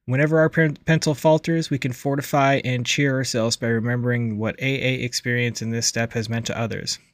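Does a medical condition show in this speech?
No.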